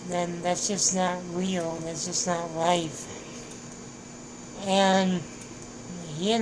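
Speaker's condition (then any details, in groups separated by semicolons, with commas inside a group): Spinal muscular atrophy; tongue vibrates constantly, cannot be stopped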